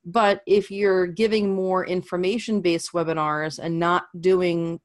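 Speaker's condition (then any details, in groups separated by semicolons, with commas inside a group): No condition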